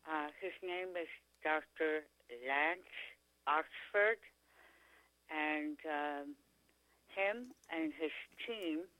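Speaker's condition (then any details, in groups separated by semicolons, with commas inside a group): Tongue cancer; feeding tube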